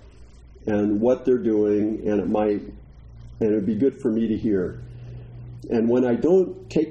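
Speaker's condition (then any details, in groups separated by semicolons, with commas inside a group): No condition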